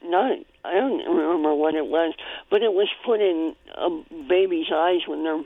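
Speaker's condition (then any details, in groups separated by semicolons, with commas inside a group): Cleft palate; congenital cleft palate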